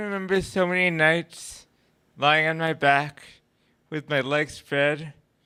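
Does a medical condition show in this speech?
Yes: cerebral palsy; oxygen deprivation at birth.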